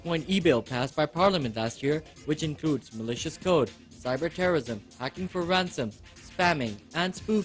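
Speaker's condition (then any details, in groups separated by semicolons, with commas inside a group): No condition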